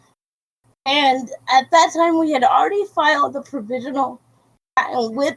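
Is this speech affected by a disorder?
Yes: cerebral palsy.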